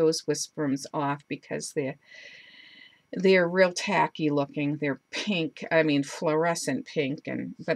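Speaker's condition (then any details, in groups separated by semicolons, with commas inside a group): No condition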